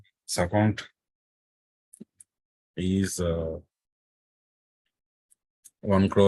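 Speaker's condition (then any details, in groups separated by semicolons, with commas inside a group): No condition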